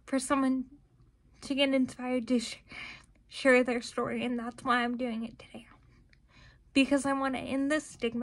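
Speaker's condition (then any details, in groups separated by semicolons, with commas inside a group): Cerebral palsy, spastic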